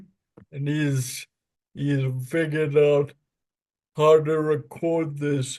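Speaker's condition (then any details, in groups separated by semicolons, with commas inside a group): Friedreich's ataxia; spasticity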